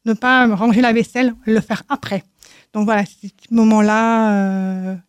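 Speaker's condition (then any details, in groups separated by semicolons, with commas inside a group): Deafness from birth; congenital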